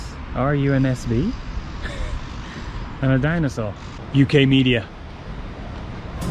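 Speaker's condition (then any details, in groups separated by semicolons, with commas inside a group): No condition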